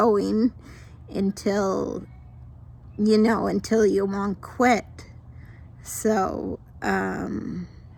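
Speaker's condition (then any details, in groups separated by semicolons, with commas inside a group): Mild cerebral palsy; mild form from birth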